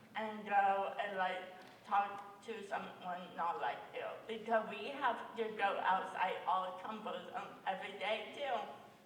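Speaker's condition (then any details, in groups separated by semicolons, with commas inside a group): Cerebral palsy; hard to be understood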